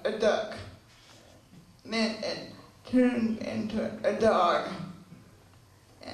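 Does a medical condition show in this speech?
Yes: cerebral palsy; since birth, unable to run.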